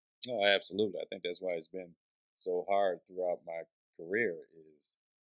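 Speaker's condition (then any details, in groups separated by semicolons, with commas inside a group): No condition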